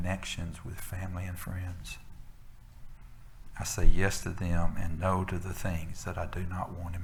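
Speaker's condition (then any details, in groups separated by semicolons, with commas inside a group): No condition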